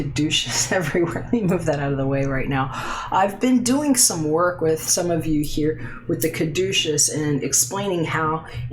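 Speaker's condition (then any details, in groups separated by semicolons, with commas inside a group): No condition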